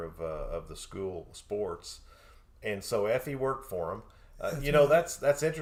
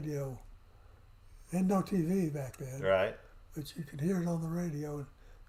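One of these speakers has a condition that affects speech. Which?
The second: Parkinson's; affects voice.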